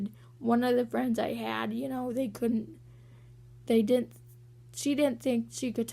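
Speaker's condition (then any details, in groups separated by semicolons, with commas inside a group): Cerebral palsy; walking sometimes hard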